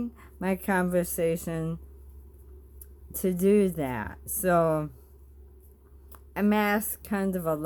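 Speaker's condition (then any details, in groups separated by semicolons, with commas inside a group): Bulbar ALS; bulbar onset; forgets to swallow while talking, saliva sprays, some drooling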